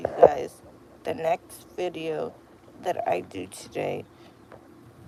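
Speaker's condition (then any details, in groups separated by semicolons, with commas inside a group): Cerebral palsy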